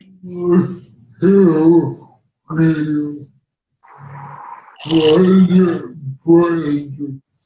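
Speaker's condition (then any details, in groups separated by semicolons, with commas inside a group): Cerebral palsy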